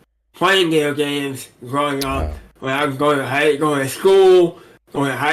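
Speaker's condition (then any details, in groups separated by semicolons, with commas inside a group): Cerebral palsy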